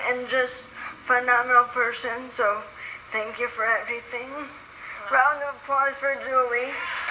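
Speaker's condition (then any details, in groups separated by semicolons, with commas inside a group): Spastic quadriplegic cerebral palsy; muscle tightness audible, especially when excited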